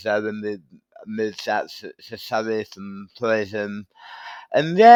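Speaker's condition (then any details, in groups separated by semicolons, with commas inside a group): Tongue cancer surgery; right-side tongue surgery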